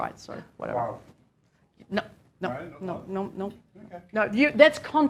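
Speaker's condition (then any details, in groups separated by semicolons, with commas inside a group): No condition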